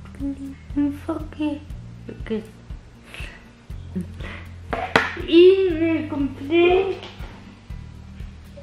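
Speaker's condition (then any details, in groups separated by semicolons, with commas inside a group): Cerebral palsy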